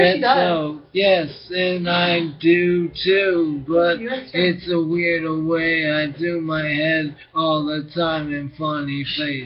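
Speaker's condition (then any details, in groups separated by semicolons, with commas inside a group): Brain injury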